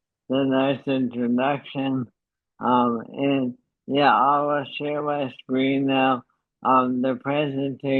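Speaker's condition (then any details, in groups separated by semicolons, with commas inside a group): ALS; uses pre-recorded voice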